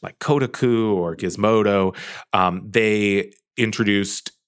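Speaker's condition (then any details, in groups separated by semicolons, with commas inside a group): No condition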